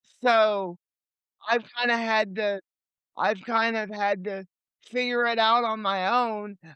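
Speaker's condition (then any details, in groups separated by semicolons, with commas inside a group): Cerebral palsy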